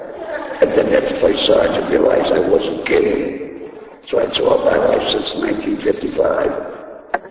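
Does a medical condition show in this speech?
Yes: laryngectomy; voice box removed by surgery, speech device placed in throat; talks with throat device, needs thumb to talk; taught to talk with throat device, cannot talk without thumb, earlier voice loss.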